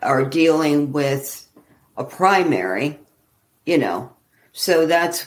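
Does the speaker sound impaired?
Yes: ALS; walking impaired.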